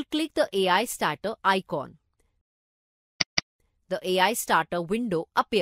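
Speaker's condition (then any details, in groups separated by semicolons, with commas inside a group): No condition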